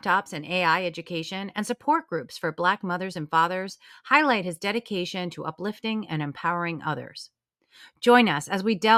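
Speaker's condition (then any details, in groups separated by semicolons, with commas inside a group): No condition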